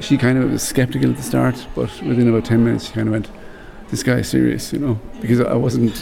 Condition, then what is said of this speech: Parkinson's disease. And that really gave me, you know, the tools to deal with my voice fading, because my voice was fading.